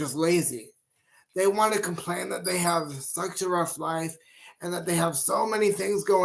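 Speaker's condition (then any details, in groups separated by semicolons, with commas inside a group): Cerebral palsy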